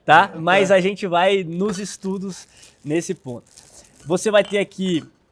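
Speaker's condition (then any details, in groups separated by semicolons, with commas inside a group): No condition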